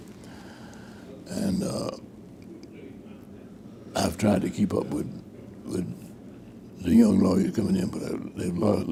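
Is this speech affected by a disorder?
Yes: Parkinson's disease.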